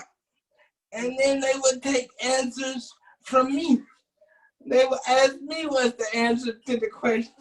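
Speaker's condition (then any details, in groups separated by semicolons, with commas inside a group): Cerebral palsy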